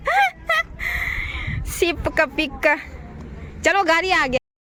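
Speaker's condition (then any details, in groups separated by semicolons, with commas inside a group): No condition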